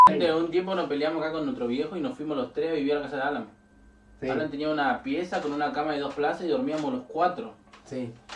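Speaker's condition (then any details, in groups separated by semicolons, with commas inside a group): No condition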